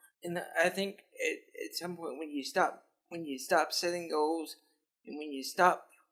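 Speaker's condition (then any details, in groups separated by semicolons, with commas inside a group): Cerebral palsy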